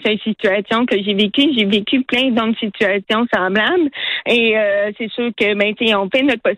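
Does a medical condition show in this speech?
Yes: hearing loss; hard of hearing, relies on lip reading.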